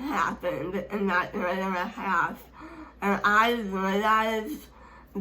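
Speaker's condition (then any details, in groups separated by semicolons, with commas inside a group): Speech impairment; hard to understand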